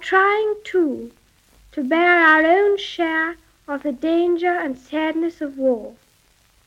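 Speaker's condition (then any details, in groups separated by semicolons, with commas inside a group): No condition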